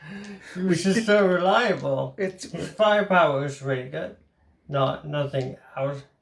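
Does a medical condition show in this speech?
Yes: motor neuron disease.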